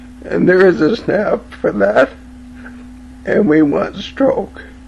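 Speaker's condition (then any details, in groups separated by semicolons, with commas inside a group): Cerebellar ataxia from brain tumour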